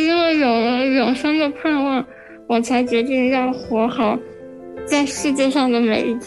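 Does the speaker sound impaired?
Yes: spinal muscular atrophy; genetic motor neuron disease from birth, most severe type, never stood, not expected to survive adulthood; age 23, marked physical decline from second year of middle school.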